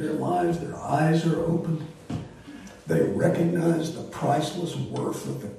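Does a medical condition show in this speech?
Yes: voice disorder; not contagious.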